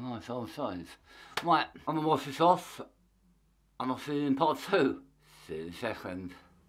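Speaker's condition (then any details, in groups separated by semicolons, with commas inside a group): Tongue cancer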